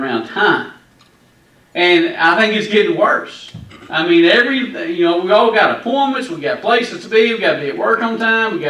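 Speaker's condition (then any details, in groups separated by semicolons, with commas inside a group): No condition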